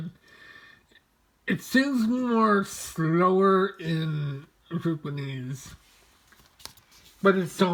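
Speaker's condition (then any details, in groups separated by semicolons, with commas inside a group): Mobius syndrome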